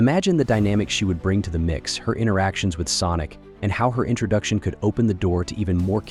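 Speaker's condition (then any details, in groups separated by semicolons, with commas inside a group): No condition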